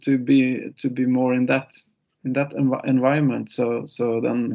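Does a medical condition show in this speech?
No.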